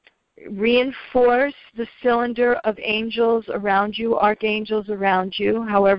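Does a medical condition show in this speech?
No.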